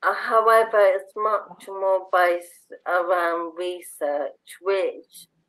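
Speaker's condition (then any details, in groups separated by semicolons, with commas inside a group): Motor neurone disease; bulbar onset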